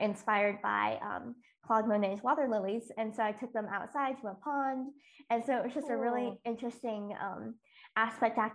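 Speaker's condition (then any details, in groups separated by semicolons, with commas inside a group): Cleft lip and palate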